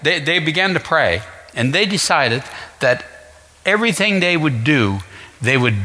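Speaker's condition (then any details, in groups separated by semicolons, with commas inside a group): No condition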